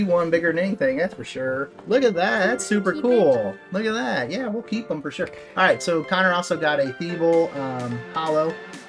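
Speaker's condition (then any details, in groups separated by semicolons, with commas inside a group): No condition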